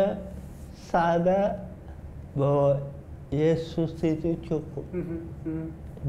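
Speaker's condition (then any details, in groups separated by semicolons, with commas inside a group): Cerebral palsy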